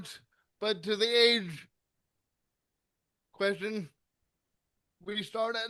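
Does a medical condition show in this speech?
Yes: cerebral palsy.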